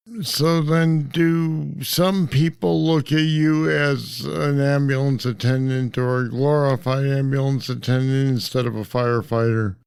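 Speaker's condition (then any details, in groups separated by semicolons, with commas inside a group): Parkinson's disease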